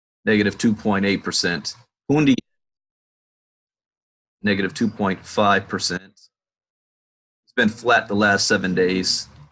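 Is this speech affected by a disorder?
No.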